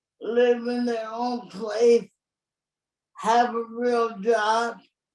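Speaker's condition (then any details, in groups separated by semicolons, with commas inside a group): Cerebral palsy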